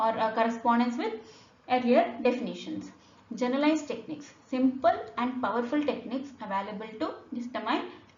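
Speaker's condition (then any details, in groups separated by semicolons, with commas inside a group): No condition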